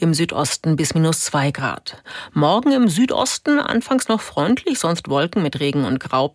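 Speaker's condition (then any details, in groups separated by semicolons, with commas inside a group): No condition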